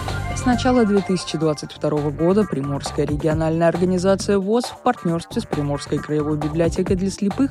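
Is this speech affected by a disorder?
No.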